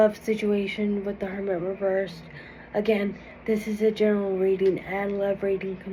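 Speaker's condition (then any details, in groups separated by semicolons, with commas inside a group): Cerebral palsy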